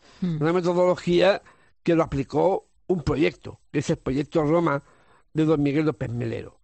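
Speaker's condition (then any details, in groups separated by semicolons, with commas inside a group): Down syndrome; congenital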